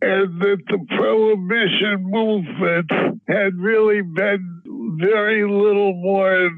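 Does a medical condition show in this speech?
Yes: Parkinson's disease.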